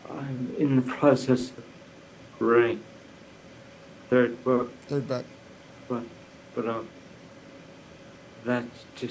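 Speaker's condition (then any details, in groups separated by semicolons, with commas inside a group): Brain injury; one hand impaired, cannot type with it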